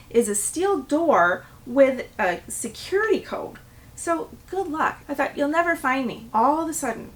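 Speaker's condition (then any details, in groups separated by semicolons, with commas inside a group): No condition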